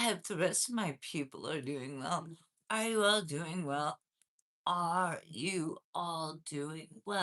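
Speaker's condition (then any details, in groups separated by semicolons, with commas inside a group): Cervical dystonia, essential tremor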